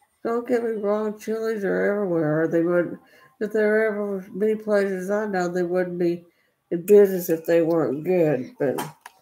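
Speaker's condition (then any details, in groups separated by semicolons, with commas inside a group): Cerebral palsy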